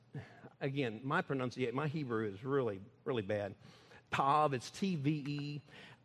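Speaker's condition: No condition

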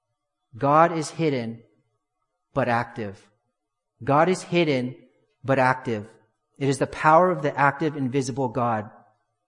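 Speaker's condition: No condition

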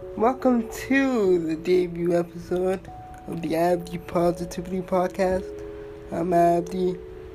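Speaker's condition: Cerebral palsy; uses wheelchair

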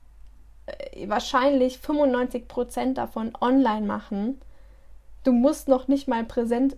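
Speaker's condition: No condition

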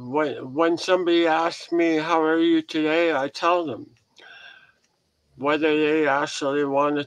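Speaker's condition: Head and neck cancer surgery; crooked head since

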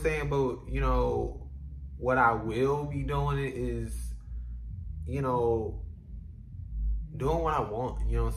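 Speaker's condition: Stuttering; prolonged sounds

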